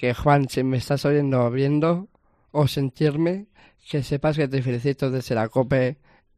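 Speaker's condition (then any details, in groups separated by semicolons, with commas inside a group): Down syndrome; extra copy of chromosome 21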